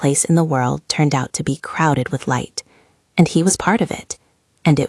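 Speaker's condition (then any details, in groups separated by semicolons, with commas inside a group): No condition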